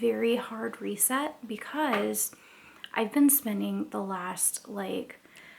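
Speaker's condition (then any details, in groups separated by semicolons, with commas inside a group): No condition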